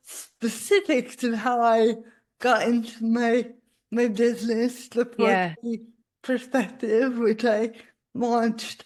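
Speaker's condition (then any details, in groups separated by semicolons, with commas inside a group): Cerebral palsy; spasticity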